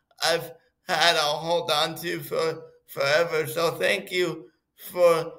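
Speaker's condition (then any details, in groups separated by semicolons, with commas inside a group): Cerebral palsy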